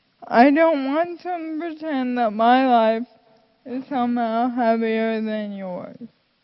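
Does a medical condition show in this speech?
Yes: Friedreich's ataxia.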